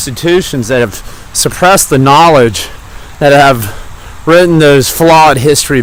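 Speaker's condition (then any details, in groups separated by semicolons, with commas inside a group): No condition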